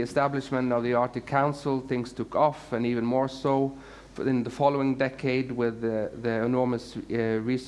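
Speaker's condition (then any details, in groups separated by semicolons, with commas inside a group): No condition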